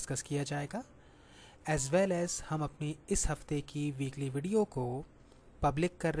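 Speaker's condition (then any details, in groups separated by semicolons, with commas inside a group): No condition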